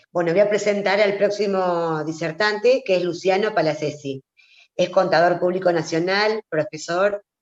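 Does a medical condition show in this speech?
No.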